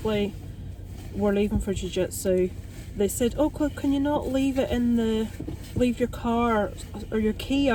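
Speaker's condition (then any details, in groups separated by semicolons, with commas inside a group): No condition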